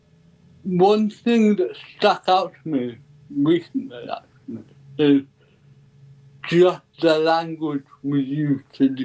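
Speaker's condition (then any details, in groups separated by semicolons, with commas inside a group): Cerebral palsy; ataxic type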